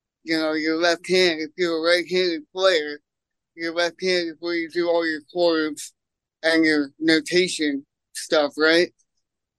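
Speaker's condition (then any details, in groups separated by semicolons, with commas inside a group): Cerebral palsy; congenital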